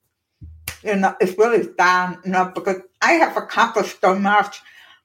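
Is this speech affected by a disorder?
Yes: profound deafness; born profoundly deaf, hearing aids until 30s, one cochlear implant after youngest child, weeks post-surgery dizziness; one cochlear implant aids lip reading, noise defeats it, other ear unaided, reprogrammed after upgrades; deaf accent, listeners notice, childhood speech therapy at UT Dallas Cellular Center, ended by middle school.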